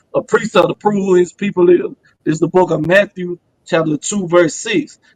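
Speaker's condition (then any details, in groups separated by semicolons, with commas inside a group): No condition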